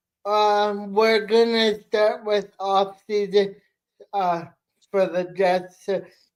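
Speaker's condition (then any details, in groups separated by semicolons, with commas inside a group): Cerebral palsy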